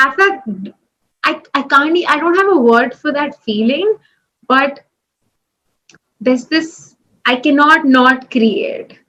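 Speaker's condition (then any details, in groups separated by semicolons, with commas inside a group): No condition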